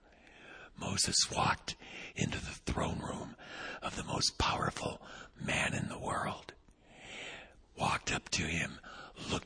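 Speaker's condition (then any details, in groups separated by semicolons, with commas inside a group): Vocal cord paralysis, unilateral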